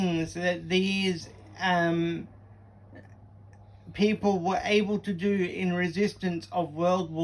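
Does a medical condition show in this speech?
Yes: cerebral palsy.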